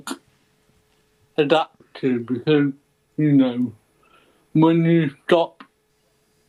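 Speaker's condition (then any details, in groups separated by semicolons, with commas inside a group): Cerebral palsy; ataxic type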